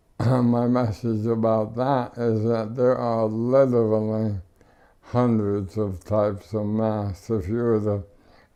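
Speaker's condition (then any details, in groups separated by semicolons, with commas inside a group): ALS; no tracheostomy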